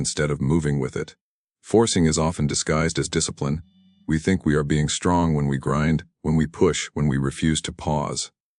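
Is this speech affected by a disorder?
No.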